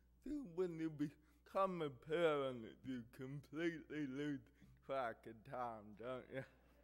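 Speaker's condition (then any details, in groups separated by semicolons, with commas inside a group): Cerebral palsy; speech affected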